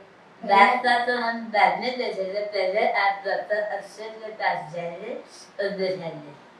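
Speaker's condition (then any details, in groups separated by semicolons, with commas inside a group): Tongue cancer surgery; tongue cancer, chemotherapy, surgery, radiation; 2.5 years post-treatment, cancer free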